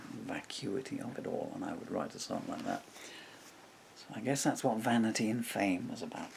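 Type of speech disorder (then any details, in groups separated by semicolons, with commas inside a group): Bulbar dysarthria; progressive bulbar palsy (MND)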